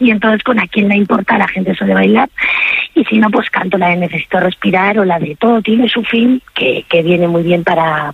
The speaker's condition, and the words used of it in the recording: Vocal nodules. Cuando se me pone rota ya la voz, pues ya tiro por Bonnie Tyler o tiro por Joaquín Sabina o tengo mis recursos.